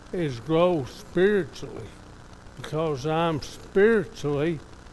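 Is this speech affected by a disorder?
Yes: ALS; somewhat affected, evident today.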